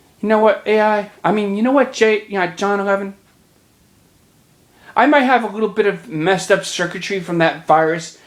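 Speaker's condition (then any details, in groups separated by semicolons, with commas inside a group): No condition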